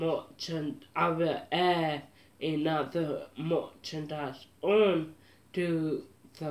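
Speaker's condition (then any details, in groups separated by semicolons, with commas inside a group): Mild cerebral palsy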